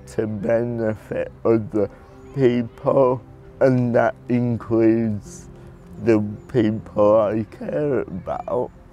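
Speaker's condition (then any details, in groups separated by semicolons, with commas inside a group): Cerebral palsy; from birth; predicted never to talk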